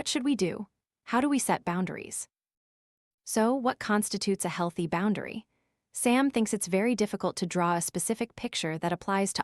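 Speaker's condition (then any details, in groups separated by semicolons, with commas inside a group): No condition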